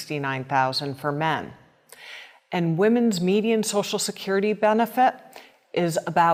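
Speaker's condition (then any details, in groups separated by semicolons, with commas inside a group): No condition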